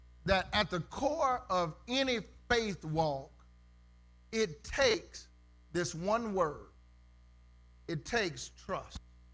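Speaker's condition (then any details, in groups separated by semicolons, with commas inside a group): No condition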